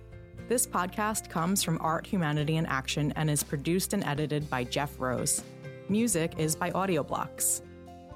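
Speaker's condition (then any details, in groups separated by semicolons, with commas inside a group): No condition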